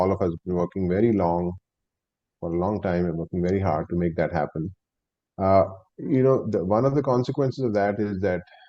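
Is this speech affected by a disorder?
No.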